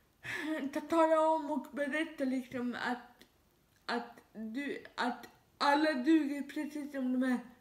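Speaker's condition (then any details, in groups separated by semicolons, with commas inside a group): Dyskinetic cerebral palsy; dyskinetic form, severe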